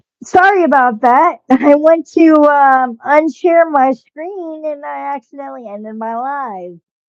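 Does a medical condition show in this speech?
Yes: cerebral palsy, spastic.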